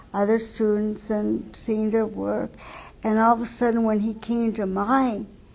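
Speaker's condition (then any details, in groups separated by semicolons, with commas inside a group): Cerebral palsy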